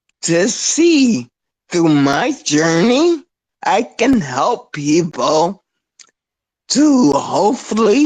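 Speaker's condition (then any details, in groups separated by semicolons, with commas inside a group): Spinocerebellar ataxia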